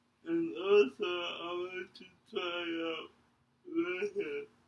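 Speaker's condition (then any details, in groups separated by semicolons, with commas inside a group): Cerebral palsy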